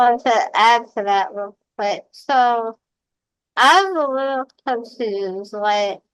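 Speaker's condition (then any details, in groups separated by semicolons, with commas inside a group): Spastic quadriplegic cerebral palsy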